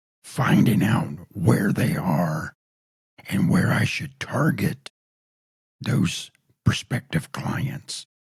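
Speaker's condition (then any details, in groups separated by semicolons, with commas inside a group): Throat cancer; tracheostomy tube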